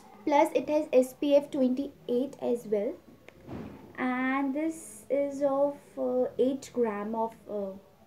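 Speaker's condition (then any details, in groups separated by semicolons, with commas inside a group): No condition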